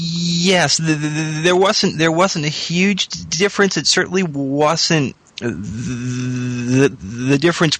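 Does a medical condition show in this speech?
Yes: stuttering; person who stutters, most anxiety tied to stuttering; stuttered openly rather than hiding in past phone-heavy job, talked openly about stuttering; here repeated words, prolonged sounds.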